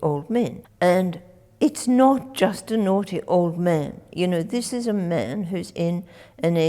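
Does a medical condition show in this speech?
No.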